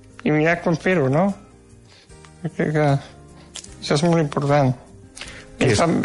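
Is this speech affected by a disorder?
Yes: Duchenne muscular dystrophy; degenerative incurable form, progressive loss of strength, wheelchair user, age 25, lost ability to write; dictates instead of writing, colds or bronchitis cause suffocation crises treated with morphine.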